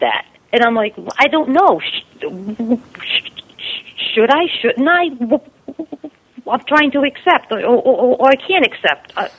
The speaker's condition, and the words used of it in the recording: Stuttering. And with my stuttering frequency, I have to use speech tools a lot, and it just got mentally exhausting.